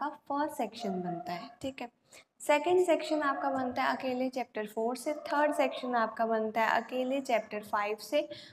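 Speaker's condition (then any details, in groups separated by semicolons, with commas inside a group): No condition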